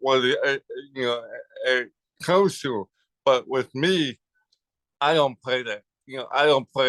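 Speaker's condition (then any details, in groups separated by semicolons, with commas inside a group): Cerebral palsy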